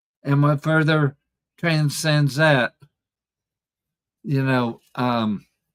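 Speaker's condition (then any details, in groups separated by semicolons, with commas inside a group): ALS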